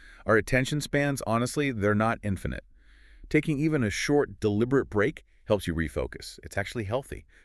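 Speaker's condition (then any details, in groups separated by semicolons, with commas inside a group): No condition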